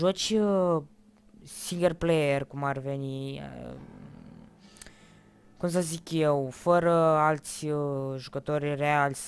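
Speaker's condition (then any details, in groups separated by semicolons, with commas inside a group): No condition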